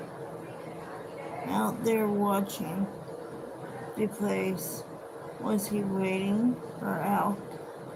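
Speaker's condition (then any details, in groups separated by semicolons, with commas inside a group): Cerebral palsy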